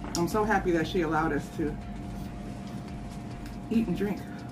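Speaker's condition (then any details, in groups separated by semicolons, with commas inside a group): No condition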